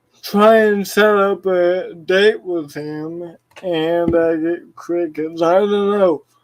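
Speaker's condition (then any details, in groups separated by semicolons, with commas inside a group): Cerebral palsy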